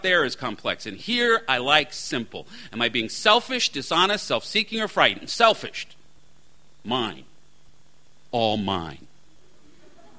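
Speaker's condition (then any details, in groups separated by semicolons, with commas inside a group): No condition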